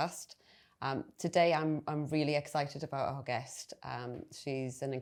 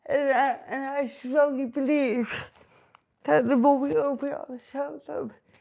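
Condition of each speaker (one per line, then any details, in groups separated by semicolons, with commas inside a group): No condition
Cerebral palsy; involuntary movements, wheelchair user; speech not always understood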